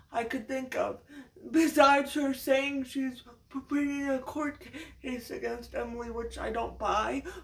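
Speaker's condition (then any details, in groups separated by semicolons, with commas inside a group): Cerebral palsy, severe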